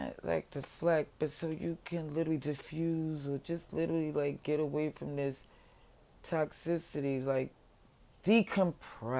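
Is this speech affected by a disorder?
No.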